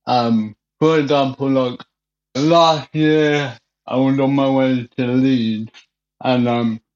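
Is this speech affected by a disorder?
Yes: cerebral palsy; from birth, stopped breathing, cesarean, incubator, walking deteriorated about age five, physiotherapy, walking frame, wheelchair; cannot drink from a glass, uses a straw.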